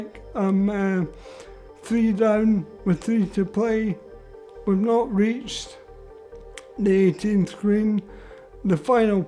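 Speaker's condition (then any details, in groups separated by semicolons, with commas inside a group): Motor neurone disease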